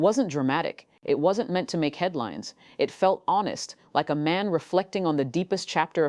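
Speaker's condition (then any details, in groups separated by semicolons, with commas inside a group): No condition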